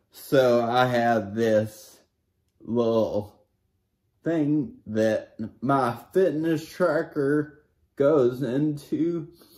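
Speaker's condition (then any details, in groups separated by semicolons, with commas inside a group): Brain injury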